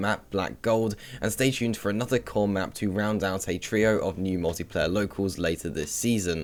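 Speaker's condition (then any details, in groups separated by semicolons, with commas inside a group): No condition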